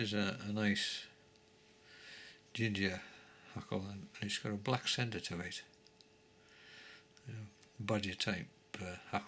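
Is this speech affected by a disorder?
No.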